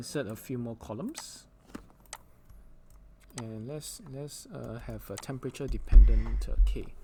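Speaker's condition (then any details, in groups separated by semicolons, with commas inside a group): No condition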